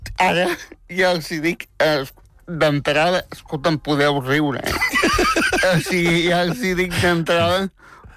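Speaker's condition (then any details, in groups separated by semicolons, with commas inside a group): Spastic tetraplegic cerebral palsy; from birth, twin embryo died in complex pregnancy, premature, wheelchair user, much physiotherapy; very talkative since age 3, worked hard to make people understand speech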